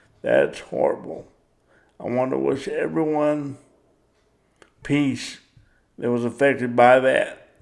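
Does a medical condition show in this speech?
Yes: cerebral palsy; power wheelchair.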